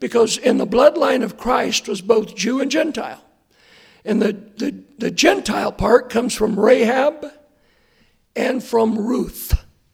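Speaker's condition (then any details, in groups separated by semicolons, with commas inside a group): Hoarseness after vocal cord surgery; earlier doctor attributed voice problem to aging, second opinion sought; post-operative check on Monday good, vocal cords look straight, hoarseness remains; hard to hear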